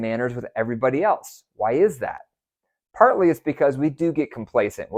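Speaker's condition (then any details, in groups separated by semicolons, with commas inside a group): No condition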